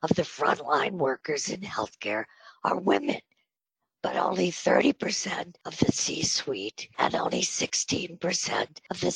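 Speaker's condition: Spasmodic dysphonia; on Botox treatment

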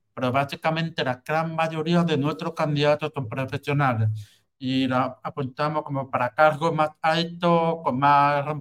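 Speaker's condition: Hearing loss with cochlear implant; no headphones

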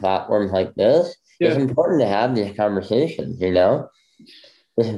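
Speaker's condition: Bilateral cleft lip; congenital bilateral

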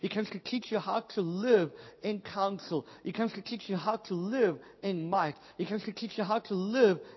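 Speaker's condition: Cleft palate, Pierre Robin syndrome

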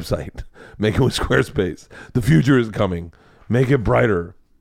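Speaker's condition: No condition

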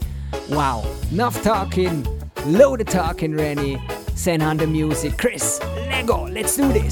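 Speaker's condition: No condition

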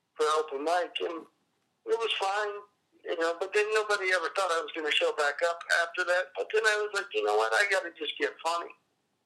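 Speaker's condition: Cerebral palsy; cerebral palsy present since childhood, appearance likened to Parkinson's

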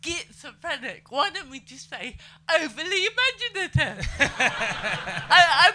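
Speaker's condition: Cerebral palsy; able to speak and move

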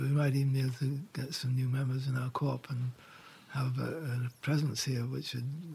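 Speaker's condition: Parkinson's; no typical shaking, very focused walking, symptoms held off through meditation, wife Laurie does 95% of chores

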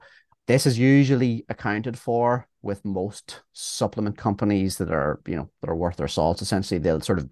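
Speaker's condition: No condition

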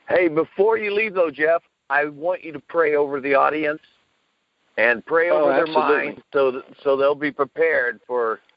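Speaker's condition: No condition

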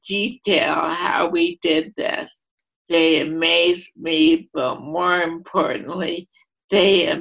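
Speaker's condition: ALS, primary lateral sclerosis; voice affected

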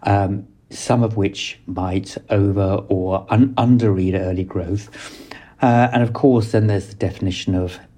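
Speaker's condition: No condition

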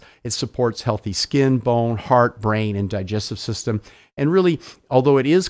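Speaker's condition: No condition

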